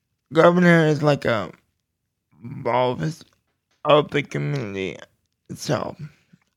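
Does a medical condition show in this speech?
Yes: cerebral palsy; low voice.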